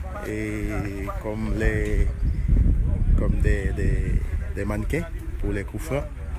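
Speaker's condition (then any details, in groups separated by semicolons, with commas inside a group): No condition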